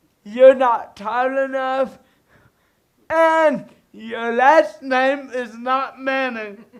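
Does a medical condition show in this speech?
Yes: cerebral palsy.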